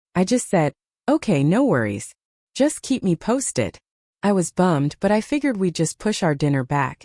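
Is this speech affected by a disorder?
No.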